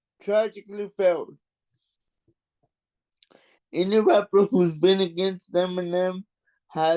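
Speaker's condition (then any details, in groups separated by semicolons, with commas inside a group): Cerebral palsy; mild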